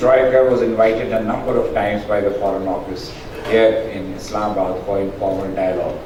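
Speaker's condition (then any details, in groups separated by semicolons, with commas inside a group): No condition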